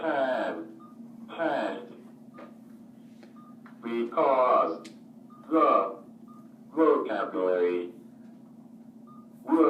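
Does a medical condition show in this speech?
Yes: cerebral palsy, athetoid.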